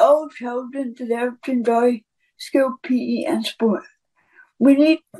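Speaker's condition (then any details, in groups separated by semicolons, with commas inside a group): Cerebral palsy; present from birth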